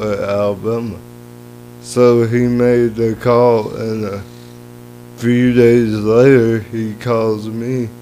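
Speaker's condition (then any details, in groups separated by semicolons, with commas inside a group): Cerebral palsy; lifelong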